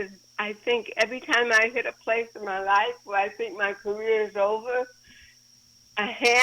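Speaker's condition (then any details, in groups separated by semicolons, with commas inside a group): Cerebral palsy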